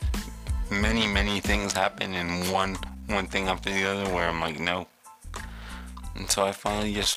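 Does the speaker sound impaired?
Yes: cerebral palsy; pre-op sedatives.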